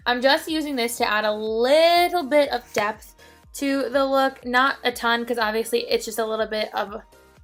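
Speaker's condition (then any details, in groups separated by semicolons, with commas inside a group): No condition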